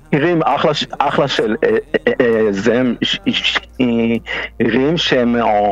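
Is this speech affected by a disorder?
Yes: stuttering; stuttering since age 4, can occur in any situation, such as at a bank; age 38, about 34 years since onset; frequent phrase repetitions, many fillers, broken unfinished sentences, word slips; here repeated sounds, prolonged sounds.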